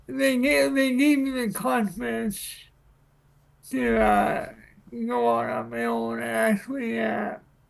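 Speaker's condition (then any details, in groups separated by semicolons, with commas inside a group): Cerebral palsy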